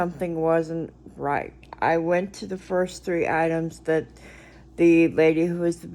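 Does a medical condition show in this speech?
Yes: cerebral palsy; speech noticeably atypical.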